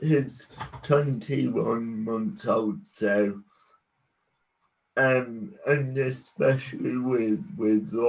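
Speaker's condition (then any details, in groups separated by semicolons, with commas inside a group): Cerebral palsy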